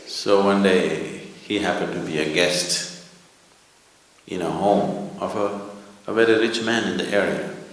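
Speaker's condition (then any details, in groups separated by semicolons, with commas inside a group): No condition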